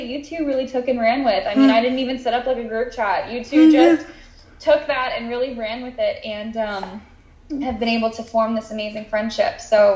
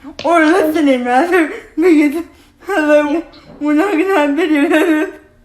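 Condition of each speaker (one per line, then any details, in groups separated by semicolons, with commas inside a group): No condition
Cerebral palsy; uses wheelchair; can speak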